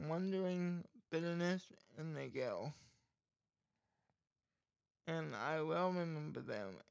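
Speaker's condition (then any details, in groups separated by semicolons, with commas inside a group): Cerebral palsy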